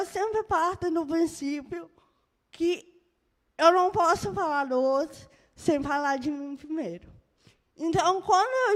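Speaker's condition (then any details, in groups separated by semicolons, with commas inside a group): Cerebral palsy; birth brain injury; moderate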